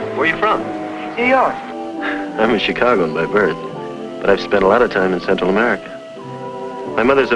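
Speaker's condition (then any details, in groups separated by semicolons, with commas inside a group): No condition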